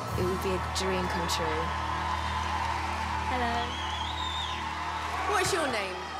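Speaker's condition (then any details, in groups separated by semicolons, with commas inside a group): No condition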